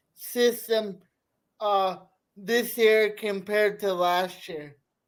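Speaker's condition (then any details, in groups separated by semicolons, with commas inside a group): Cerebral palsy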